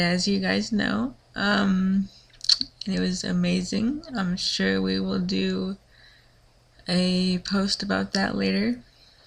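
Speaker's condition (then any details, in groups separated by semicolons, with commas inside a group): Cerebral palsy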